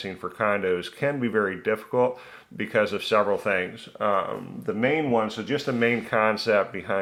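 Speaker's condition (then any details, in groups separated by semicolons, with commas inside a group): No condition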